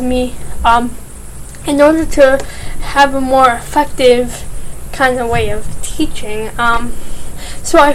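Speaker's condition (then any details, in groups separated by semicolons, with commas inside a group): Cerebral palsy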